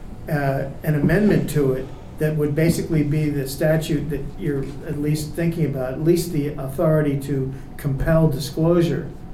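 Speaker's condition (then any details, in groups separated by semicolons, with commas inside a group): No condition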